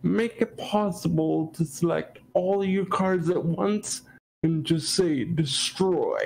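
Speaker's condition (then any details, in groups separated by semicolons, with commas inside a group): Cerebral palsy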